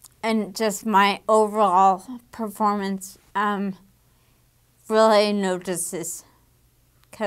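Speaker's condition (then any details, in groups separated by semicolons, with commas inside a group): Damaged diaphragm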